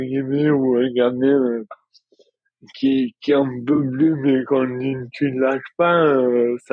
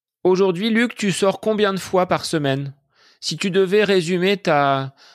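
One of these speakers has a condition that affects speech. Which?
The first: dystonia; from birth, involuntary contractions, affects fine motor skills; bouts of heavy daytime fatigue.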